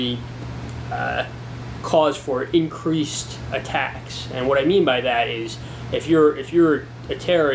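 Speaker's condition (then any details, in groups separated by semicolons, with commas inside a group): No condition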